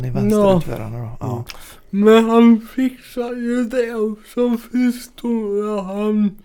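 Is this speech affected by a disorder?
Yes: cerebral palsy; from birth, oxygen deprivation at delivery, heart not beating at birth then restarted, spasms, right side harder to control; 26 years since onset, mild, long walks tiring, most tasks possible but very energy-consuming; mainly affects speech and balance.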